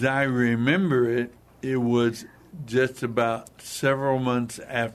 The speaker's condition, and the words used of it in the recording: Stroke. If I speak slowly and deliberately, I think I can be understood.